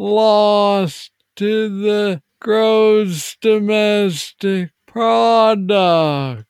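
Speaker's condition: Parkinson's disease; young onset

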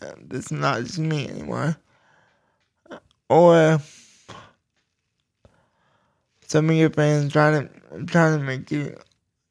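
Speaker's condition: Cerebral palsy; low voice

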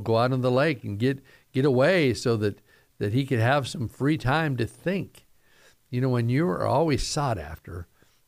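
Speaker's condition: No condition

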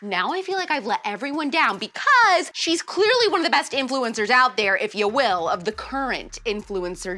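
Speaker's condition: No condition

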